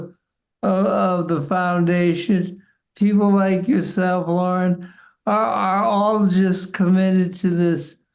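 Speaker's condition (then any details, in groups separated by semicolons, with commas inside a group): Parkinson's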